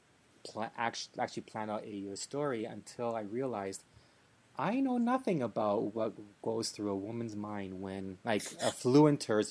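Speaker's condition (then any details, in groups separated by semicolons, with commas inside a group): Stuttering; stuttering that comes and goes, occasional very severe episodes, voluntary stuttering a goal, finds it hard; recent habit of changing words mid-sentence for precision, denied as stuttering avoidance; repeated sounds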